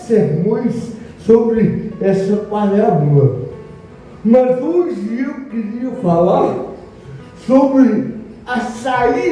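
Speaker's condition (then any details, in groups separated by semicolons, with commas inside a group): Cerebral palsy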